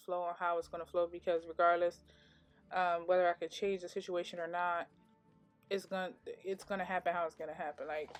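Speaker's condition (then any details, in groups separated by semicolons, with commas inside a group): No condition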